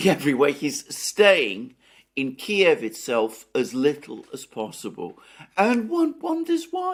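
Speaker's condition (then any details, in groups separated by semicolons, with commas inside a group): No condition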